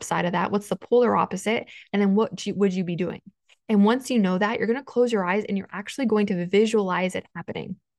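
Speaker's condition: No condition

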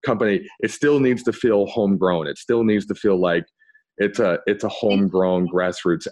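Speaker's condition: No condition

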